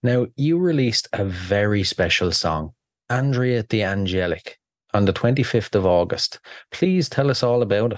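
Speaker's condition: No condition

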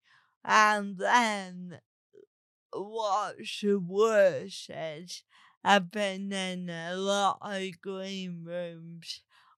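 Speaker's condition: Cerebral palsy; talks differently

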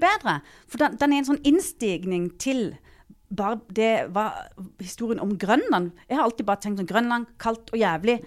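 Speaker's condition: No condition

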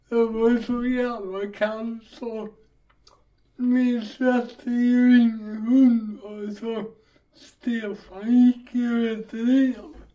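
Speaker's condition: Cerebral palsy; walking improved with gym training

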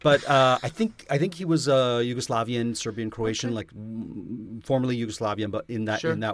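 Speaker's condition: No condition

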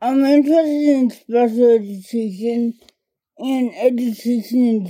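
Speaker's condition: Cerebral palsy; speech primarily affected

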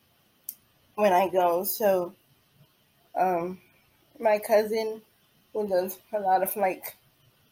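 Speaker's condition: Cerebral palsy

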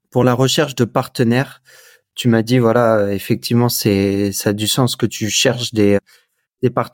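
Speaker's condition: No condition

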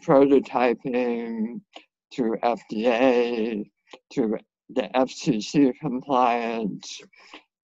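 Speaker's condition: Head and neck cancer surgery; five head and neck cancers, radiation, years of toxic chemotherapy, resulting severe dysphagia, no normal meals since

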